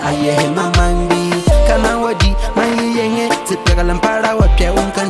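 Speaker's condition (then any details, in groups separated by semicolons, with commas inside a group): No condition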